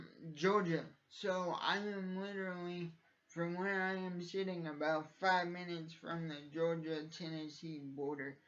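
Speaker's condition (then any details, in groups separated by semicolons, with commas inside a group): Cerebral palsy; from birth, uses wheelchair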